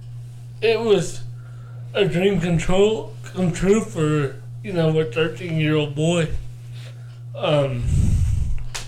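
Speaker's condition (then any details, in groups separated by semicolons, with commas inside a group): Cerebral palsy; born not breathing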